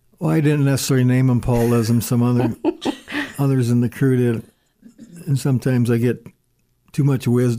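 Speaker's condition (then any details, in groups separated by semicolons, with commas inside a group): Parkinson's disease; stutters and stammers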